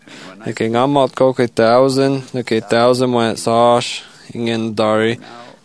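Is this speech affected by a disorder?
No.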